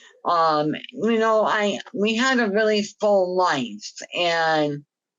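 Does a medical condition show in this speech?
Yes: myasthenia gravis; onset in her 40s, uses home BiPAP ventilator; swallowing and talking problems at diagnosis, BiPAP assists breathing.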